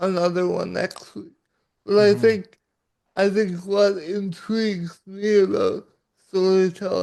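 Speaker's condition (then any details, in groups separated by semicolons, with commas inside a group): Cerebral palsy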